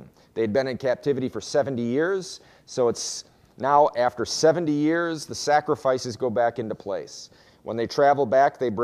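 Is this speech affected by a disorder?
No.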